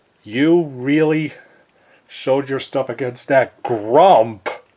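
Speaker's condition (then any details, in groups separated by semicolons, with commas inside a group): No condition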